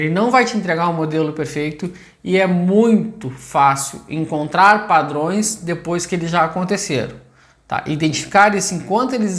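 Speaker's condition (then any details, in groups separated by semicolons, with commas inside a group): No condition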